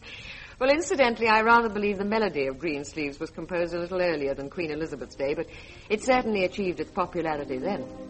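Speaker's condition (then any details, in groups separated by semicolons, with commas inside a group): No condition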